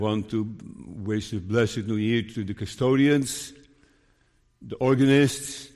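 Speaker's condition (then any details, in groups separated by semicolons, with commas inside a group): Parkinson's disease; still preaching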